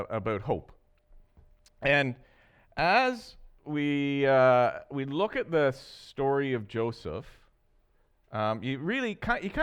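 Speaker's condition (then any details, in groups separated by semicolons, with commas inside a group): No condition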